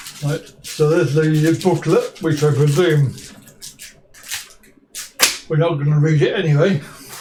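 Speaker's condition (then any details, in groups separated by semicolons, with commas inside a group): Cerebral palsy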